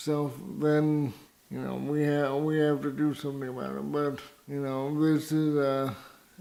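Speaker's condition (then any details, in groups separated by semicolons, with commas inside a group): Cerebral palsy, severe; spastic type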